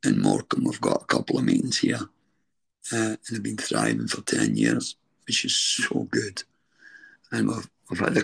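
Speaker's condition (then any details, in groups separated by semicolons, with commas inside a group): Throat cancer treatment effects; deep voice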